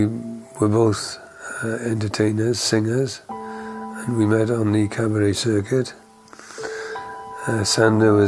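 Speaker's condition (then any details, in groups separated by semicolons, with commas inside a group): Parkinson's; about 10 years since onset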